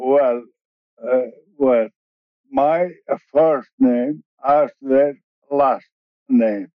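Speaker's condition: ALS, bulbar onset, later regular ALS; initially diagnosed bulbar-onset, wheelchair user

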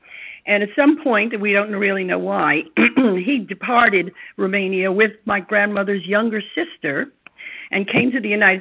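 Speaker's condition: No condition

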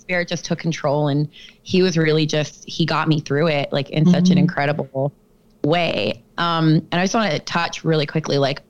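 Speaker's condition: No condition

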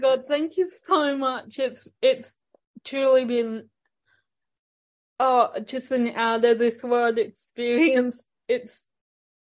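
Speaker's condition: Ataxic cerebral palsy; ambulant wheelchair user

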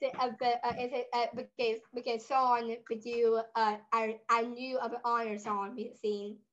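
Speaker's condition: Down syndrome; adult with Down syndrome

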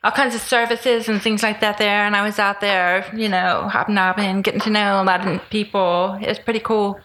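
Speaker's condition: Deafness with cochlear implants; progressive hearing loss, deaf most of life, lip reading, bilateral cochlear implants; first implant about 11 years ago, second about 6 years ago, often wears one, removes at home; very oral, speech therapy throughout childhood, spoke for herself via relay voice carryover before implants

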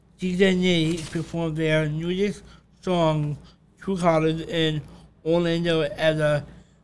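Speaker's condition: Down syndrome; congenital

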